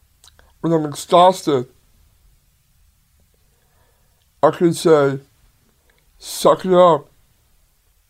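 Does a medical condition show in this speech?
Yes: Down syndrome; tying shoes difficult, works 5 to 10 times harder to build muscle.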